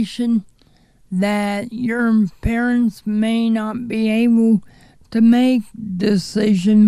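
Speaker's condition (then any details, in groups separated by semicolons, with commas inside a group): Cerebral palsy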